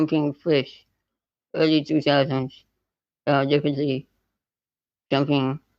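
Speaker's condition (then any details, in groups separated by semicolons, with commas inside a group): Spinal muscular atrophy type 2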